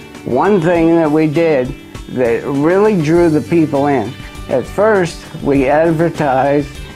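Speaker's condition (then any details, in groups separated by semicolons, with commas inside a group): Lou Gehrig's disease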